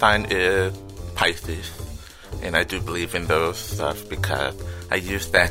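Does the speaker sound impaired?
Yes: hearing loss with cochlear implant; articulates words very clearly, plans words and grammar, speech therapy from first grade, special therapy post-implant.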